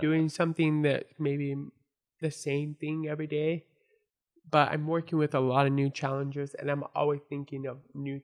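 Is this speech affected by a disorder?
Yes: born deaf; congenital deafness from birth; ongoing speech struggles; had to learn to speak and hear, hard, first full sentence at age five, English difficult.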